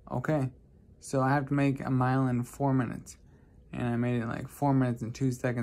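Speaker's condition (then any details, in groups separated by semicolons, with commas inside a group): Traumatic brain injury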